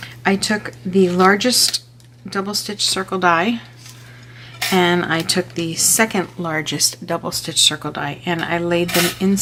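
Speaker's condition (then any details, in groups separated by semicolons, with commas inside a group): No condition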